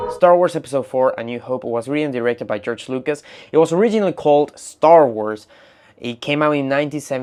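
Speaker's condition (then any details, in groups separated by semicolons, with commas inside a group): No condition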